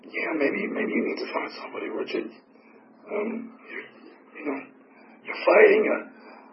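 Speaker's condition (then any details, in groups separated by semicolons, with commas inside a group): Tracheotomy; tracheotomy for 4 years, 8 surgeries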